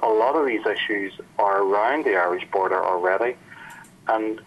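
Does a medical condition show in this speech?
No.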